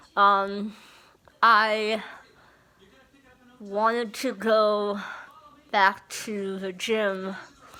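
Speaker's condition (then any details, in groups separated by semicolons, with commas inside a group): Moebius syndrome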